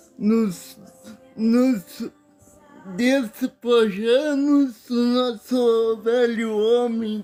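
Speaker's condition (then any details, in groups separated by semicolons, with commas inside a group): Paralysis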